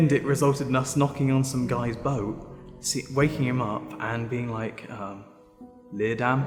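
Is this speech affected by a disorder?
No.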